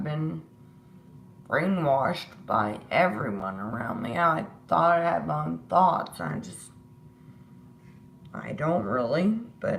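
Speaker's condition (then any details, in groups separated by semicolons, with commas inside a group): Disability causing slurred speech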